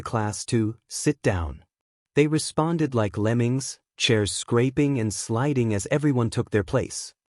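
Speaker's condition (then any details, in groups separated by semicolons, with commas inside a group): No condition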